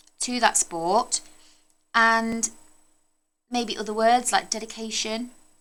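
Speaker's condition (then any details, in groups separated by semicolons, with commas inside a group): No condition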